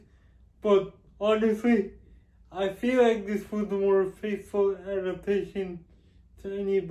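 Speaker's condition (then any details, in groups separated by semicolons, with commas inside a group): Cerebral palsy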